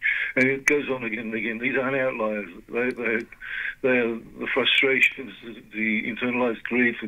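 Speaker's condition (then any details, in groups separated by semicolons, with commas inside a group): Parkinson's disease; limited capacity, can't do much more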